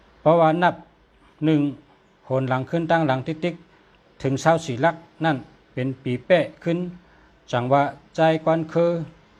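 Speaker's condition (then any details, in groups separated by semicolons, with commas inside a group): No condition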